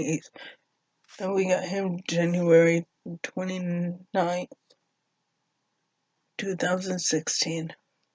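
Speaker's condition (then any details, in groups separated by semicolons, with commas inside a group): Cerebral palsy; uses walker, no wheelchair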